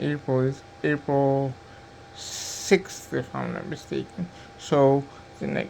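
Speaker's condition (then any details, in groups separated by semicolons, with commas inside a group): Cerebral palsy; diplegia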